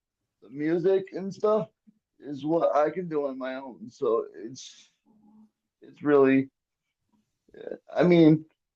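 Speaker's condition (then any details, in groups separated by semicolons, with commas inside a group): Cerebral palsy; quadriplegic from birth, brain injury from brain bleed at birth, arms and legs affected, cannot walk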